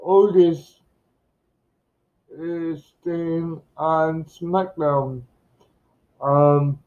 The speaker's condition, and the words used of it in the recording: Cerebral palsy. A lot of people might notice that I talk not normal.